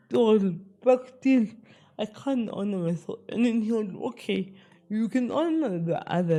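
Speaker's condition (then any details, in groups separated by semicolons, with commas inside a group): Spastic cerebral palsy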